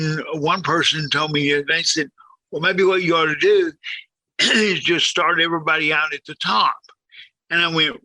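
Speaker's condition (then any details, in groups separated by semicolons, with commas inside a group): Cerebral palsy, severe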